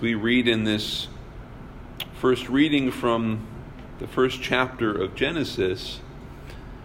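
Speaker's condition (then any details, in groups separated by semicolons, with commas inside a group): No condition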